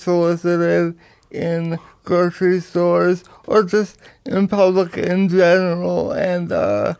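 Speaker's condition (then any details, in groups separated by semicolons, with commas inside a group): Cerebral palsy; washes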